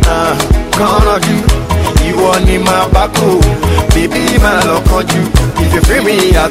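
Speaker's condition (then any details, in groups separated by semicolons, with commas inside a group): No condition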